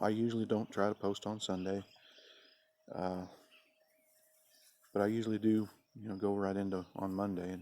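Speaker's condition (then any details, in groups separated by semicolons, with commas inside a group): No condition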